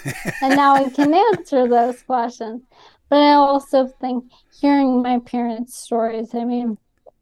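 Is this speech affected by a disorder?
Yes: ALS; diagnosed within about past year, on the one approved ALS medication since diagnosis, symptom-directed treatments.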